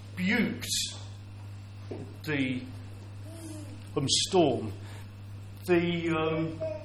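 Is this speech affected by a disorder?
Yes: stammer; audible stammer; here blocks.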